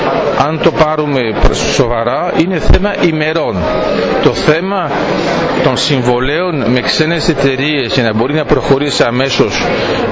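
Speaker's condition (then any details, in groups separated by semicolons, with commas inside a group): No condition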